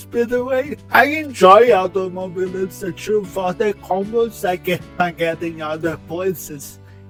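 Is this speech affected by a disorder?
Yes: cerebral palsy.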